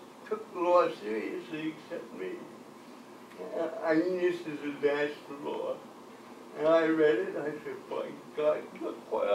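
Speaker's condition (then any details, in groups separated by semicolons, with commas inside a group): Cerebral palsy; from birth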